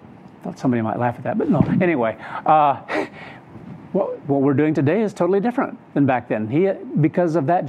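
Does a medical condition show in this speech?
No.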